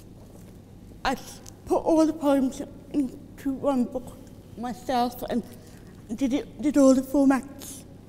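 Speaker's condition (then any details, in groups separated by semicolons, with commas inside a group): Cerebral palsy; from birth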